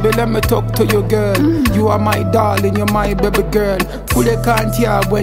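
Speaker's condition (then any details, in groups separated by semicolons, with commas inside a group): No condition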